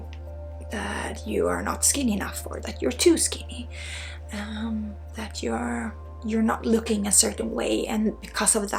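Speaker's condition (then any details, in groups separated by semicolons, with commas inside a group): No condition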